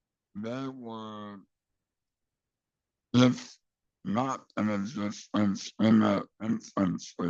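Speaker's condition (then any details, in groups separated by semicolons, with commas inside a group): Base of tongue cancer; about 32 years since diagnosis, stage three tumor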